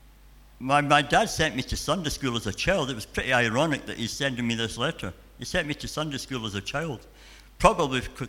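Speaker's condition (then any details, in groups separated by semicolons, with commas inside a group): Cleft palate and cleft lip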